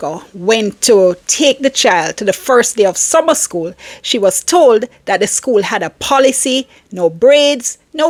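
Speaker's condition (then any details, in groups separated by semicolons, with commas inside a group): No condition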